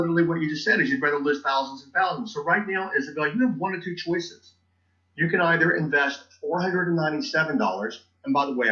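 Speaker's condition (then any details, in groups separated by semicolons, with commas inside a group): No condition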